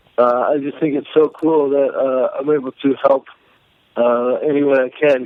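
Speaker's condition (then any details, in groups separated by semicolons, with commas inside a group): Cerebral palsy; may sound drunk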